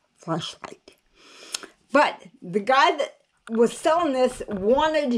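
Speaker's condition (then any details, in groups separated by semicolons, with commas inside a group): Cerebral palsy; cannot walk, crawls to get around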